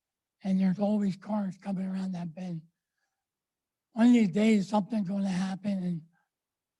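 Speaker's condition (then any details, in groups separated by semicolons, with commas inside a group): ALS; power chair user; recently diagnosed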